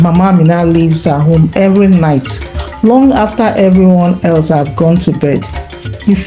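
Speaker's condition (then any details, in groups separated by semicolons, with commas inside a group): No condition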